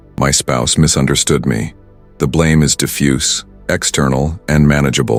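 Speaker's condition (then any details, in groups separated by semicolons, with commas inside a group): No condition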